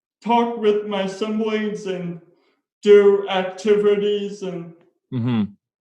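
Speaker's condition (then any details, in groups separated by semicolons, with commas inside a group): Spastic cerebral palsy; speech impairment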